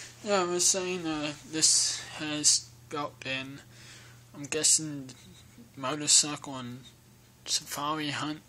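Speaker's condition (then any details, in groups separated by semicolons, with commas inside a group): Cerebral palsy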